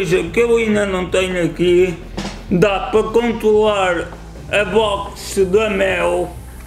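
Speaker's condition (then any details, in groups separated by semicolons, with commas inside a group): Cerebral palsy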